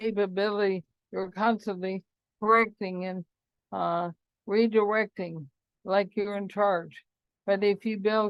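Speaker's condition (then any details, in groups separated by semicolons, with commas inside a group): ALS; cannot walk, advanced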